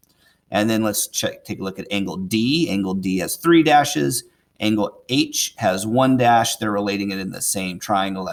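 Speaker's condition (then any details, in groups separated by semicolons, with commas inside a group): No condition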